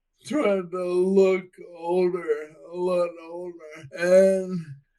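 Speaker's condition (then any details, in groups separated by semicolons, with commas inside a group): Friedreich's ataxia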